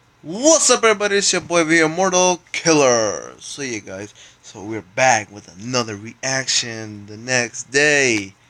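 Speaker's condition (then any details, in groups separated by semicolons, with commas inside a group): No condition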